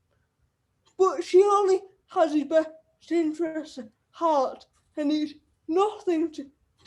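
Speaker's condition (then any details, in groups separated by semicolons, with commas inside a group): Cerebral palsy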